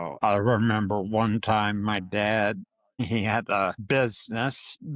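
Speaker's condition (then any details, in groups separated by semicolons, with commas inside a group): Parkinson's disease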